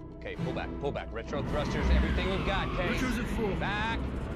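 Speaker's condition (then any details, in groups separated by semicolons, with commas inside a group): No condition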